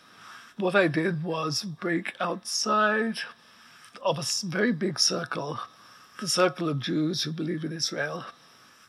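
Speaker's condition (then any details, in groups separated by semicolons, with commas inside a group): ALS; voice still working perfectly well, breathing apparatus audible in background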